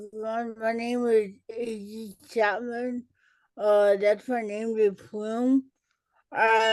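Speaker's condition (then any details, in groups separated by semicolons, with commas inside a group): Cerebral palsy; childhood speech delay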